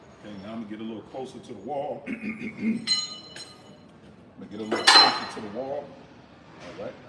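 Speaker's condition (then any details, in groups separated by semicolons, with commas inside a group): No condition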